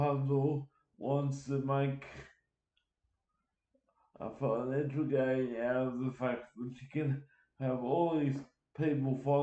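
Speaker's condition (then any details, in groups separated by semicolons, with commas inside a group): Cerebral palsy; uses wheelchair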